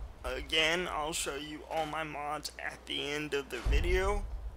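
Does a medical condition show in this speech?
Yes: cerebral palsy, mild; speech sometimes affected.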